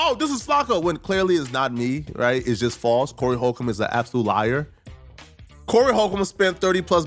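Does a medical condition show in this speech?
No.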